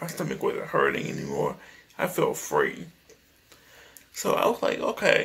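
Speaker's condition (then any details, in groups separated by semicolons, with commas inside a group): Cerebral palsy; speech is not the best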